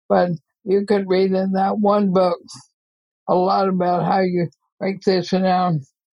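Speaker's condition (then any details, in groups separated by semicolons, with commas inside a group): ALS; neurodegenerative disease affecting the muscles, estimated little over a year to live; gets out of breath easily, gasping while speaking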